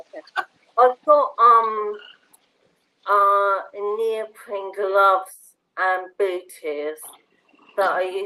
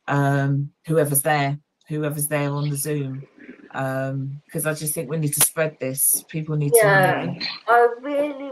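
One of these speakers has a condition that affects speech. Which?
The first: motor neurone disease; bulbar onset, mouth, speech and swallowing, feeding tube; nearly two years since diagnosis, slow progressor, hands and arms working; voice somewhat changed, eats slowly, drinks via straw, tablets hard.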